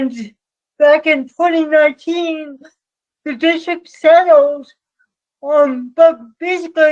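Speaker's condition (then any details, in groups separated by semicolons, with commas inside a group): Cerebral palsy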